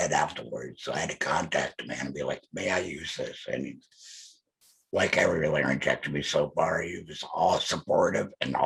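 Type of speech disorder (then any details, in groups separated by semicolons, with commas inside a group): Electrolarynx speech; laryngectomy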